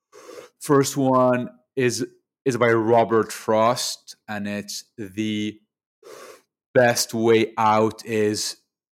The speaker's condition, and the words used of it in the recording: Stuttering. I'm sure in certain cases it might coexist with other issues, but in my case it has mainly affected speaking.